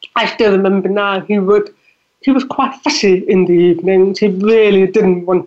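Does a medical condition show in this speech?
Yes: deafness; deafness audible in voice.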